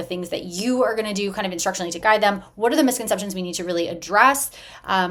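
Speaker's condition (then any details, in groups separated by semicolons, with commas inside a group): No condition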